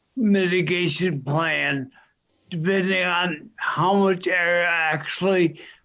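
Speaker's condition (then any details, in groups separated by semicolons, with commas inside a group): Neurological disorder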